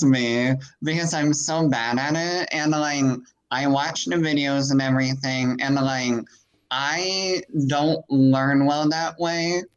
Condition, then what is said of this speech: Cleft palate. So, like, that sort of, like, messed with my vocal tonality.